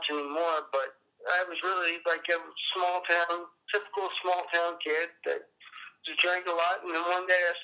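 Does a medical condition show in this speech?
Yes: cerebral palsy; cerebral palsy present since childhood, appearance likened to Parkinson's.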